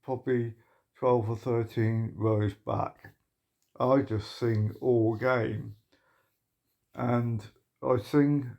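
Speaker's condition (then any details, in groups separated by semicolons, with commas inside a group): Motor neuron disease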